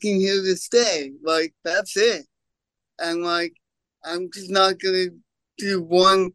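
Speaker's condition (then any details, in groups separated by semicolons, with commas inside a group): Cerebral palsy; congenital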